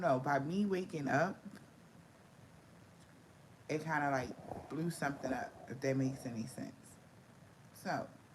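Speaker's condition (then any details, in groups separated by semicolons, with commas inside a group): No condition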